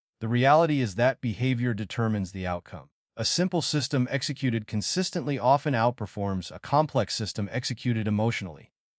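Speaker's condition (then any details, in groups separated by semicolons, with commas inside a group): No condition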